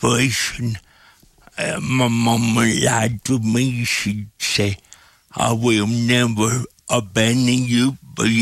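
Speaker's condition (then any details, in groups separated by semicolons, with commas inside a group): Cerebral palsy; speech described as greatest liability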